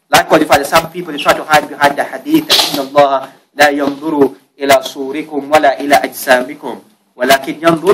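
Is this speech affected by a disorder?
No.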